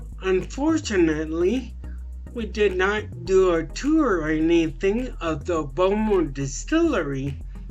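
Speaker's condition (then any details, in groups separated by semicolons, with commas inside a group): Traumatic brain injury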